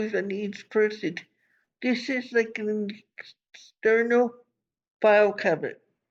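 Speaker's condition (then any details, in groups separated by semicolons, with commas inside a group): Cerebral palsy; from birth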